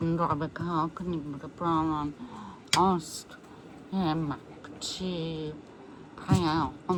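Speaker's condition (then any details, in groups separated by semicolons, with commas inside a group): MND; voice may be difficult to understand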